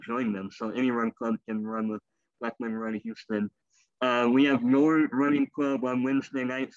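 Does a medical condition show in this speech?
Yes: cleft lip and palate; congenital.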